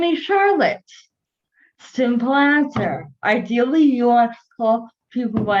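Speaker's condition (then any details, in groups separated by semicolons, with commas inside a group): Cerebral palsy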